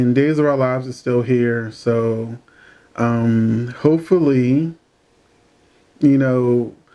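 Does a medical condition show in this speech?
No.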